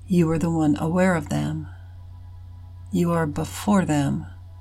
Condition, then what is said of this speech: None; typical speech.